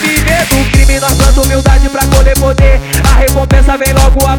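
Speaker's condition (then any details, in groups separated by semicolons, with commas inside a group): No condition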